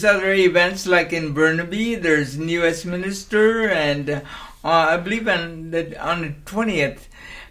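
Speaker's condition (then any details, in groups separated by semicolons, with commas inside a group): Cerebral palsy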